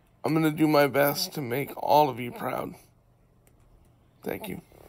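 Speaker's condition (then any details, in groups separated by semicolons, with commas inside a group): Cerebral palsy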